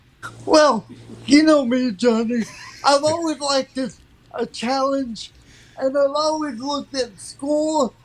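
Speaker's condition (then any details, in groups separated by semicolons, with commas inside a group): Cerebral palsy; from birth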